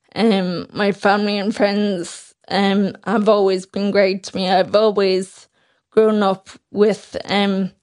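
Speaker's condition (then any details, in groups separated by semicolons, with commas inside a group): Friedreich's ataxia; diagnosed age 12 by professor King, Temple Street, progressive, aggressive scoliosis, three spinal surgeries; age 28, fully wheelchair reliant, powered wheelchair, mild cardiomyopathy, burning foot nerve pain, severe fatigue; speech expected to disappear within years, synthetic voice, thickened liquids, possible ventilator expected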